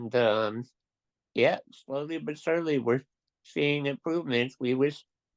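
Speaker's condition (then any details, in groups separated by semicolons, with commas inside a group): Duchenne muscular dystrophy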